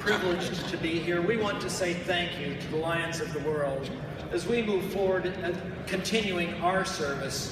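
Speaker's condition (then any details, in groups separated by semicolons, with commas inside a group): No condition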